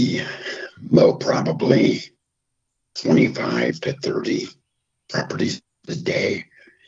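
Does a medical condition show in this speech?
Yes: throat cancer, half voicebox, partial laryngectomy; half of voicebox removed.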